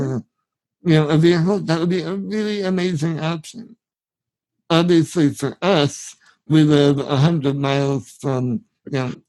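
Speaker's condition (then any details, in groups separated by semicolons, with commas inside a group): Spinal muscular atrophy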